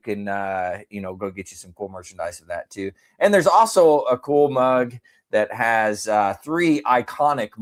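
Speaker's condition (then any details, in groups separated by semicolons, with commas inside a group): No condition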